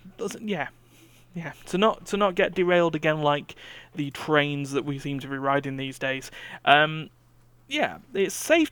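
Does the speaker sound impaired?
No.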